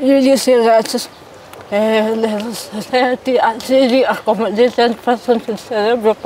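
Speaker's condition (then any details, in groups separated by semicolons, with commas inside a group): Cerebral palsy; from birth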